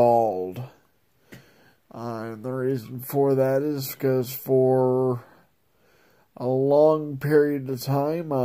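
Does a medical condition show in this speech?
Yes: multiple sclerosis, progressive.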